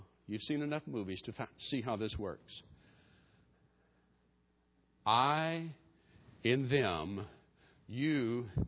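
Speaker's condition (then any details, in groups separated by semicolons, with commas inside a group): No condition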